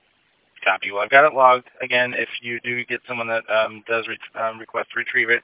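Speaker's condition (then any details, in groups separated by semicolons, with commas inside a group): No condition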